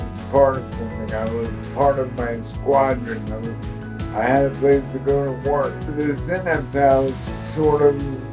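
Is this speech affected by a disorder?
Yes: traumatic brain injury; aircraft crash, six-week coma.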